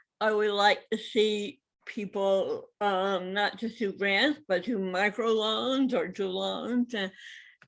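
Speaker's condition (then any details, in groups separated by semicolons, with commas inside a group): Cerebral palsy; speech not perfect, voice-activated software garbles speech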